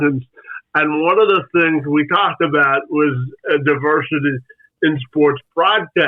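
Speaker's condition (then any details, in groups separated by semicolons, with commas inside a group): Spastic quadriplegic cerebral palsy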